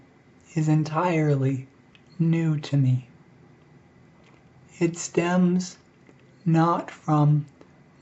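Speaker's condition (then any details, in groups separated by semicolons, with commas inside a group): ALS; struggles to breathe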